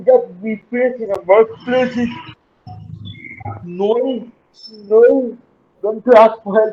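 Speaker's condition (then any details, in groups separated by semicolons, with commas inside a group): Cerebral palsy; uses wheelchair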